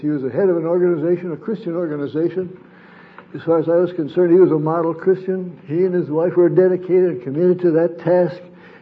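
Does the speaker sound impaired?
Yes: Parkinson's disease; sleep disrupted.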